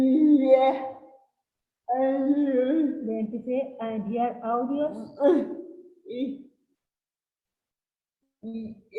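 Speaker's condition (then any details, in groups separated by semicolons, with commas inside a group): Cerebral palsy; since birth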